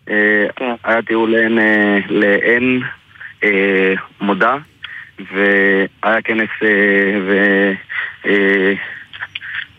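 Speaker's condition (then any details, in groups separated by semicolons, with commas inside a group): Stuttering, mild; slight stutter, self-described; discloses it to listeners before speaking; prolonged sounds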